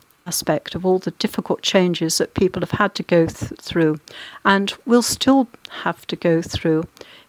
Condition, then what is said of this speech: No condition.